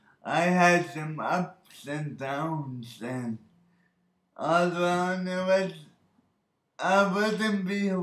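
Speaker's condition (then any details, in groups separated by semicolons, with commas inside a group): Birth oxygen deprivation brain injury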